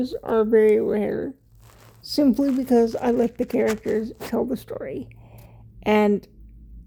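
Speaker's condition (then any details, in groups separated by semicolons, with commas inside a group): Cerebral palsy; wheelchair user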